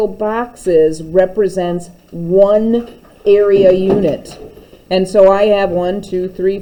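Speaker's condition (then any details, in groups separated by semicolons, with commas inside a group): No condition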